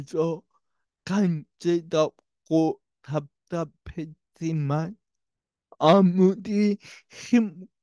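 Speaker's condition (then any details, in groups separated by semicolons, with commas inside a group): Brain lesion disability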